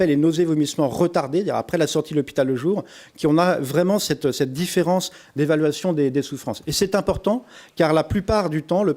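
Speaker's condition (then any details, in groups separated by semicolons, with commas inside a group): No condition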